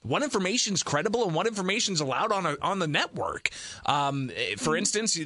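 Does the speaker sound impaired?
No.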